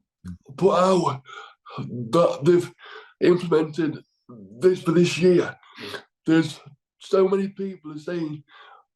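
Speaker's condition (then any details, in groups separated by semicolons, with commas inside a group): Cerebral palsy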